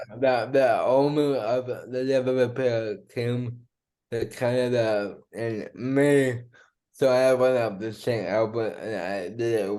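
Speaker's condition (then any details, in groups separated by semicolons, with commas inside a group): Cerebral palsy; diagnosed at about two months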